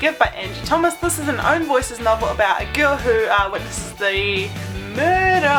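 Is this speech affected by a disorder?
No.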